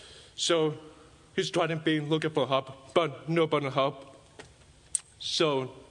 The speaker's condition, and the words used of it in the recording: Deafness. And she speaks. She's understood by most people.